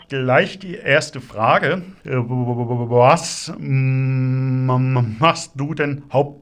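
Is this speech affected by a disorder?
Yes: stuttering; developmental, lifelong, possibly inherited, father stuttered, brother fluent, logopedic speech therapy, constant since second grade; possibly not yet noticeable to listeners; here blocks.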